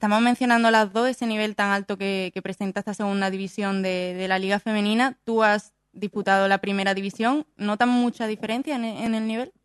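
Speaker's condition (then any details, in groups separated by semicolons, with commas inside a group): No condition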